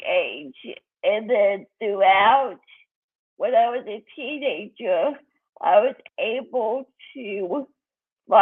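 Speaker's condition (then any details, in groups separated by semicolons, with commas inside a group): Cerebral palsy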